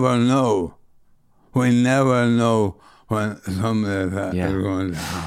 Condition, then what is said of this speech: ALS (motor neuron disease). I walked in here this morning scared out of my wits that my voice wouldn't hold up – it is amazing, it has held up